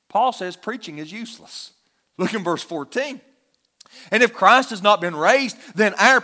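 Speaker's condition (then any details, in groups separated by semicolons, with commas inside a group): No condition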